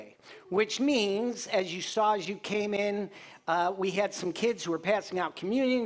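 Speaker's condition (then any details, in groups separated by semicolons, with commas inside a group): No condition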